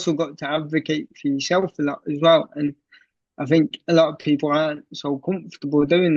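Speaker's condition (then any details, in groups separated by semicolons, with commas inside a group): Cerebral palsy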